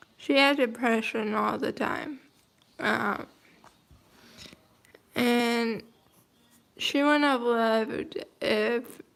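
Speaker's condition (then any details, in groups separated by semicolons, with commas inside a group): Cerebral palsy, mild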